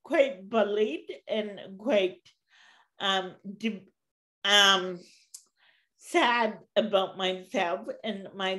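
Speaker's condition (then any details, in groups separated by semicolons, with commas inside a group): Cerebral palsy; since birth, walks with walker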